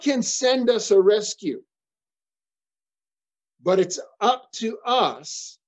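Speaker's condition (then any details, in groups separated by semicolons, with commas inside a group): No condition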